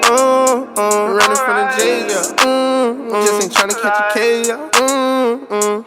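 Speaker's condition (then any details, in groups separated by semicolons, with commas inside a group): No condition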